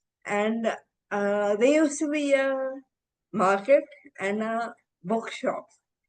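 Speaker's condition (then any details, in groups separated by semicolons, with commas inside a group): Encephalitis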